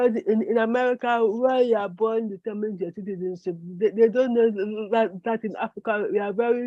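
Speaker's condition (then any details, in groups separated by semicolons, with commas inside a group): Cerebral palsy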